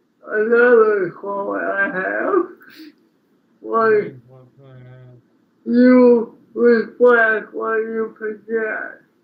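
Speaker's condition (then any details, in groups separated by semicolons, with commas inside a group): Speech impairment after birth surgery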